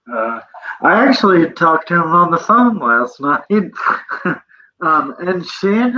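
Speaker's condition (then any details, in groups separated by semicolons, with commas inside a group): Cerebral palsy; present from birth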